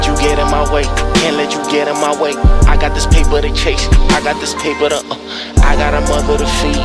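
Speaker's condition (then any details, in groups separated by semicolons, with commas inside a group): No condition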